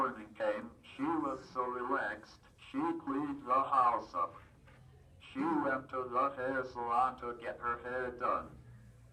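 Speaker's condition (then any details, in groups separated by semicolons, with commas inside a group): Cerebral palsy, athetoid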